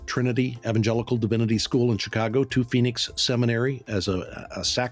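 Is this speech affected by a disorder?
No.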